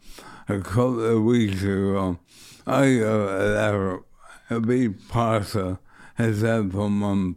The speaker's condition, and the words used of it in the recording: ALS (motor neuron disease). My motor neuron is called Bulba, which is affecting up here, my voice and my swallow at the moment.